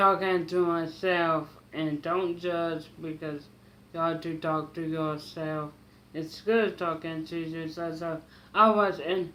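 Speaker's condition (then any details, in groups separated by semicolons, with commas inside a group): Mild cerebral palsy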